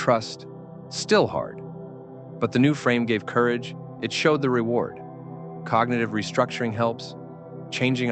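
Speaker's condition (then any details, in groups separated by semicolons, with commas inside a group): No condition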